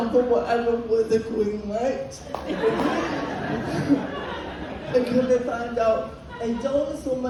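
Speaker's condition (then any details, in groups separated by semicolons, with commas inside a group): Cerebral palsy; atypical voice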